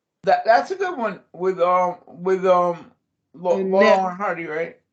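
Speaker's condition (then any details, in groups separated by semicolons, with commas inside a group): Cerebral palsy; since childhood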